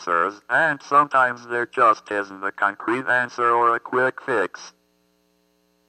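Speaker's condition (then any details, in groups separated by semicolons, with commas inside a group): Athetoid cerebral palsy; birth oxygen loss over an hour, motor brain injury, constant muscle movement, thumb surgery; couldn't express self first 6 years, family couldn't understand, speech therapist Judy, communication box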